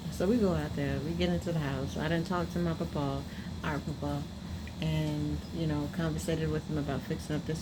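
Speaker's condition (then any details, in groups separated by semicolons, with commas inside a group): No condition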